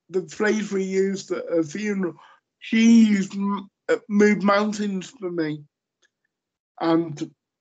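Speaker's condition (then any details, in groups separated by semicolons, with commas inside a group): Cerebral palsy; lifelong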